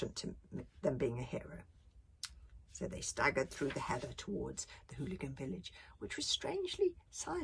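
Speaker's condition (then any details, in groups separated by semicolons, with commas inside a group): No condition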